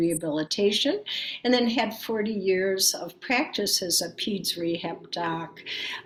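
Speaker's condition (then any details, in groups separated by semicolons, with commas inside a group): No condition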